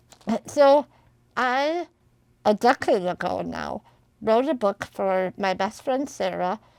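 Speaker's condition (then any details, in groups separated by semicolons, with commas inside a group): Spinal muscular atrophy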